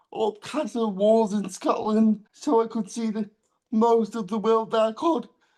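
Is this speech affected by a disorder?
Yes: cerebral palsy; diagnosed around 10 months old.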